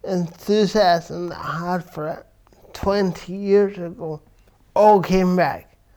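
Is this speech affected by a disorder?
Yes: cerebral palsy; affects verbal speech.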